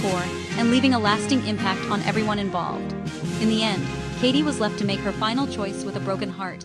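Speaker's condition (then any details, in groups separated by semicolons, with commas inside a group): No condition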